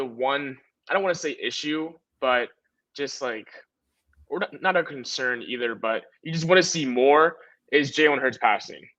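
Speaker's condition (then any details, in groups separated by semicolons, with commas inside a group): No condition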